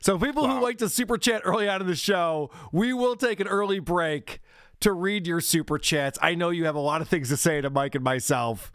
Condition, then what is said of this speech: None; typical speech.